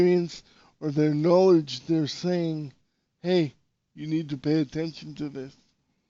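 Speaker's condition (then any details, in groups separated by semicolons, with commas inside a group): Cerebral palsy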